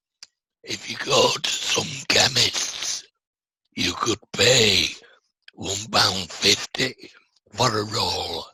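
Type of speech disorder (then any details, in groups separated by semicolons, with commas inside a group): Speech with a voice prosthesis; laryngectomy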